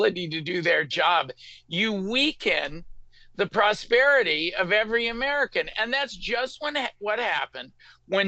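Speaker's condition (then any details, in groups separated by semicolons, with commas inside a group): No condition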